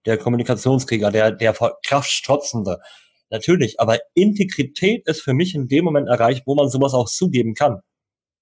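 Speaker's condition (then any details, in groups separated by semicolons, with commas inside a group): Cleft lip and palate, cleft lip, jaw and palate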